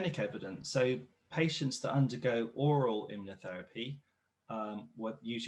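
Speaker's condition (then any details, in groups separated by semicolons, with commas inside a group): No condition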